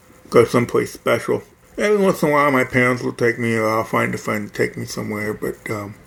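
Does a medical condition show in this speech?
Yes: hearing loss; right ear cochlear implant at Johns Hopkins Baltimore, barely any prior right-ear hearing, quad cane 8 years; implant within last few years, hears much more speech, music enjoyed less, left ear not implanted.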